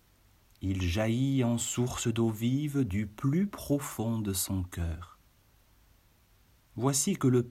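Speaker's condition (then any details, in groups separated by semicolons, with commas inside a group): No condition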